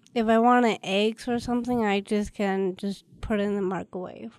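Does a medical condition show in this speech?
Yes: Down syndrome; also hard time breathing.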